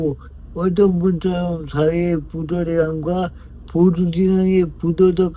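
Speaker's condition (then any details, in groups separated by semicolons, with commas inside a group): Brain lesion disability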